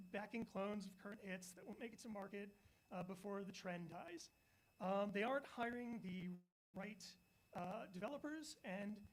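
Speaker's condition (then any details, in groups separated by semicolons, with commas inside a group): No condition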